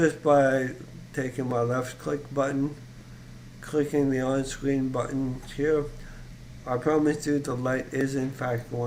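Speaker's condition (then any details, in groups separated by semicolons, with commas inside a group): ALS; voice still fairly strong, voice banked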